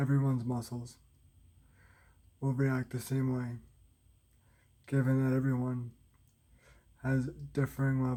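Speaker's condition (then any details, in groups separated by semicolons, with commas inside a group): Cerebral palsy; overused chest muscles; feels hard to breathe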